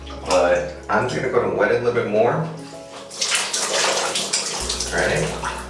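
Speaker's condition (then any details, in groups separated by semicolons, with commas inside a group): No condition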